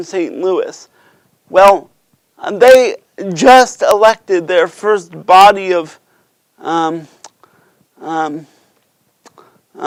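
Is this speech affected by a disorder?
Yes: cerebral palsy.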